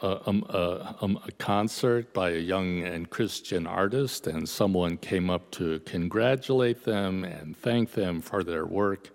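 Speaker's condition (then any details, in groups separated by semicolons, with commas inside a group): No condition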